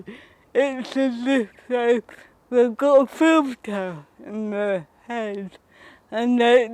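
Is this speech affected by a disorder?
Yes: cerebral palsy; speech needs patient listeners.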